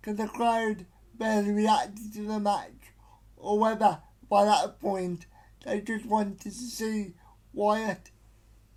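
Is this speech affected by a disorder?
Yes: cerebral palsy.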